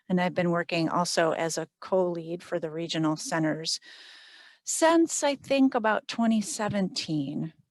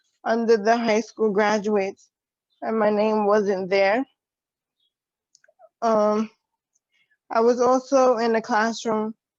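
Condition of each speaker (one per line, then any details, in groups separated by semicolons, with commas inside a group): No condition
Cerebral palsy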